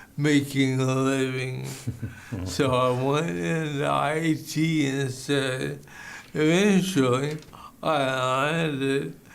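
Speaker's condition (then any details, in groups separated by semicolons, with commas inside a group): ALS; bulbar onset, slurred speech first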